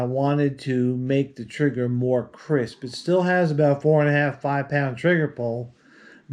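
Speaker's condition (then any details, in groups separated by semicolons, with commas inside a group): No condition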